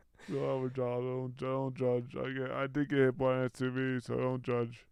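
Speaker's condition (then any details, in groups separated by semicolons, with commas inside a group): Brain injury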